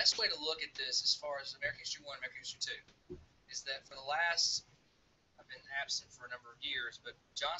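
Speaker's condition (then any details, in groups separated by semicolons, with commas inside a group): No condition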